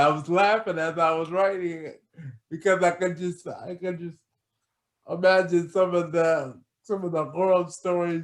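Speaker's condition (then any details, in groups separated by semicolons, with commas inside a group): Cerebral palsy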